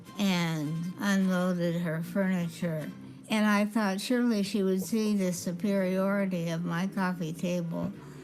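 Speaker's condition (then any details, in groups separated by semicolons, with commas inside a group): Parkinson's disease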